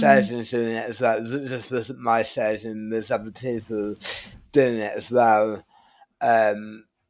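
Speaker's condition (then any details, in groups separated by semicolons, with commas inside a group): Tongue cancer surgery; right-side tongue surgery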